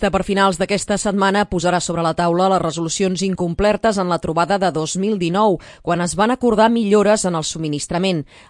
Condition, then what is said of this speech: No condition.